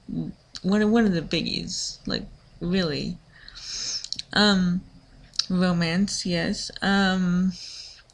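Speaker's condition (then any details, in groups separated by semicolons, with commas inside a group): Cerebral palsy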